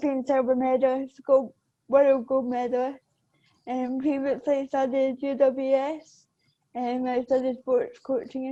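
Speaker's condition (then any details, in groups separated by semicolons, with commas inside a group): Cerebral palsy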